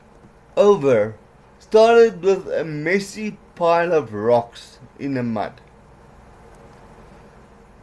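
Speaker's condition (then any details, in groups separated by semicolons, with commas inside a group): Cerebral palsy; cycled 6-7 hours daily for 7 months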